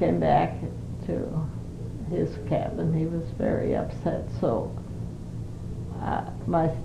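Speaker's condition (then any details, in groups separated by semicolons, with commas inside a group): Parkinson's disease; not very able to do much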